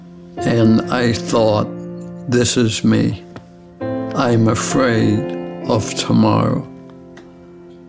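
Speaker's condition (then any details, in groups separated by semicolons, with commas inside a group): ALS; diagnosed over 10 years ago, beyond 11 years now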